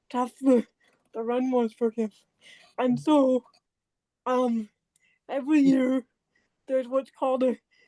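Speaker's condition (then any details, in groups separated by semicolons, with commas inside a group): Cerebral palsy; walks a little, high energy cost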